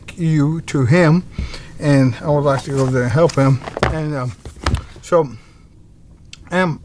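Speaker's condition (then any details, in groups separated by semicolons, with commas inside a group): ALS; bulbar-upper onset, tongue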